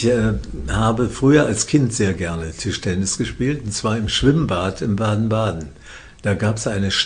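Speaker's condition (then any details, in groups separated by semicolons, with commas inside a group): Parkinson's disease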